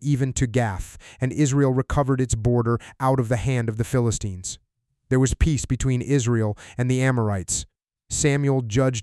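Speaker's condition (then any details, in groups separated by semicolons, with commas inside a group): No condition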